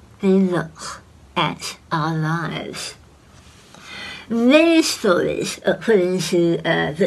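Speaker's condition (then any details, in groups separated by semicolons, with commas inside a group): Head and neck cancer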